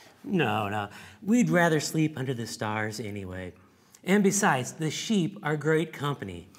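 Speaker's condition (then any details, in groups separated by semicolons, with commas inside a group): No condition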